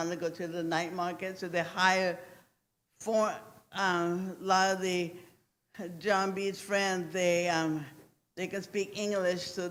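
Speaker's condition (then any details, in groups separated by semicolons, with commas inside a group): Cerebral palsy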